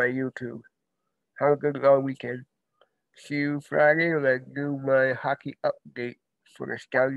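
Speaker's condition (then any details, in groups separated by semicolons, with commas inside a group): Cerebral palsy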